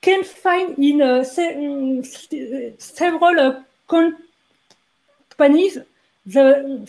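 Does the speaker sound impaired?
Yes: stuttering; led to rejection from computer science master's program; here repeated sounds, blocks.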